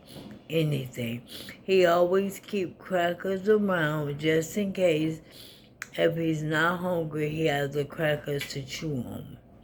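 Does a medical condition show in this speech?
Yes: ALS.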